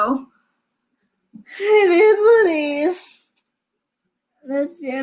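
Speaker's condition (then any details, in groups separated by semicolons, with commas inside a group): Cerebral palsy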